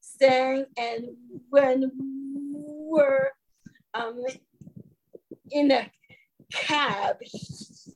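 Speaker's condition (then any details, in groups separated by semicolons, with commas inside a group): Stuttering; attended a speech course; repeated sounds, prolonged sounds, blocks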